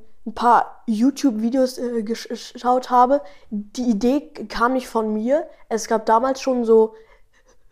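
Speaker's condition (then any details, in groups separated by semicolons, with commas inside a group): Stuttering; kassler stottertherapie, fluency shaping, daily home practice, parents trained, among most severe in group; age twelve, speaks better when slower; stutters much here, none singing melodies, some rapping without melody, little in own podcast, often fast; prolonged sounds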